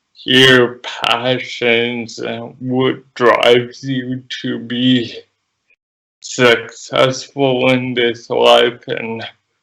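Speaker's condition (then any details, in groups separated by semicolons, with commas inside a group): Cerebral palsy; present from birth, childhood physical therapy; runs competitively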